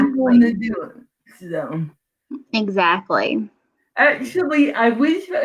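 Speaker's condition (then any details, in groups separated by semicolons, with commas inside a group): Cerebral palsy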